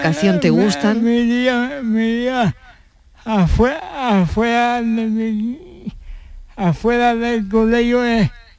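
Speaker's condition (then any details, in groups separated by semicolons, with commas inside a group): Cerebral palsy; since birth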